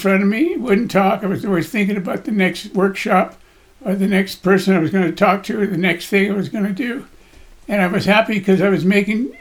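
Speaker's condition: Parkinson's disease; daily cardio and gym workouts

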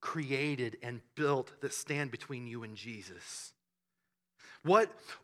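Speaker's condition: No condition

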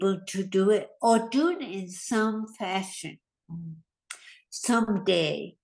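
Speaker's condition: Hemorrhagic stroke; near-fatal brain bleed with unconsciousness, weak right side, right-handed, now types only with left hand; more than a year after stroke; trouble putting thoughts into language, brain works faster than tongue, hard getting words out quickly

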